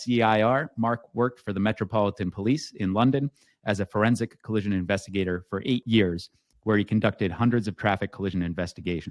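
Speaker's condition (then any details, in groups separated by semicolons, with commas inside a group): No condition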